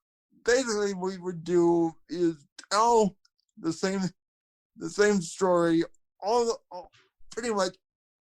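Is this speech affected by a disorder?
Yes: cerebral palsy, spastic quadriplegia.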